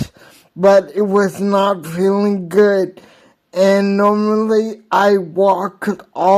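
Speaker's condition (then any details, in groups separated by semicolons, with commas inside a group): Hydrocephalus with shunt failure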